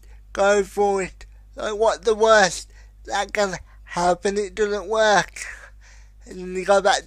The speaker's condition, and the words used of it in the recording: Cerebral palsy. And sometimes, as you guys might have noticed by looking at the podcast, I do tend to stutter a lot.